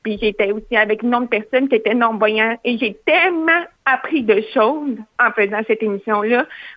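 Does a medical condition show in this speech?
Yes: hearing loss, cochlear implant; hard of hearing, cochlear implant surgery at age four; uses interpreters and special education support, relies on lip reading, masks hinder understanding.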